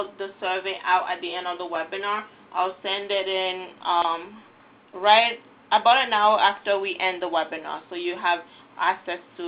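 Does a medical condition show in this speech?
No.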